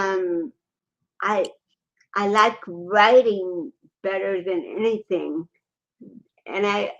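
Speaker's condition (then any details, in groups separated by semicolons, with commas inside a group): Cerebral palsy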